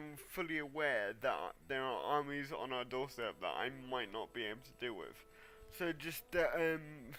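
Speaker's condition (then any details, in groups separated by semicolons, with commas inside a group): Cerebral palsy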